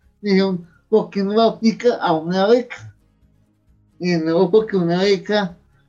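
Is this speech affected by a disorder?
Yes: cerebral palsy; from birth in Bogotá, near death as newborn, long incubator stay, physical disability, needs assistance; speech difficulty, noted as a hurdle for work as lecturer.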